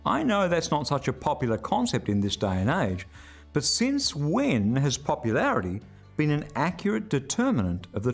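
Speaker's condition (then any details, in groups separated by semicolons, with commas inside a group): No condition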